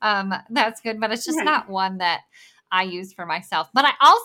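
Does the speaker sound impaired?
Yes: bilateral cleft lip and palate; congenital.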